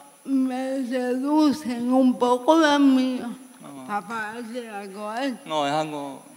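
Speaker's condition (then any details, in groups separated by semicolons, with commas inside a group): Severe cerebral palsy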